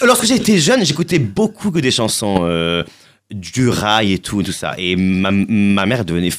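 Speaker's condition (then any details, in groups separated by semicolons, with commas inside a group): Stuttering; lifelong mild stutter, uncle stutters severely, born without pelvis, half femurs missing, never operated, learned to walk; sometimes gets stuck on words, no stutter on stage at Alhambra or radio, better when positive; repeated sounds, repeated words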